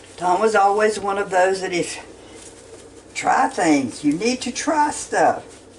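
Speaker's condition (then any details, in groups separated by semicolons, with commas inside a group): No condition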